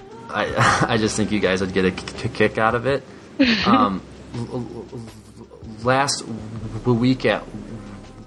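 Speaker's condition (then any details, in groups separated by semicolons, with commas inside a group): Stuttering; much struggle at certain times, still hard talking with boss sometimes; described as calm way to stutter; stutters openly, stronger than usual lately, exhausting; repeated sounds, repeated words, prolonged sounds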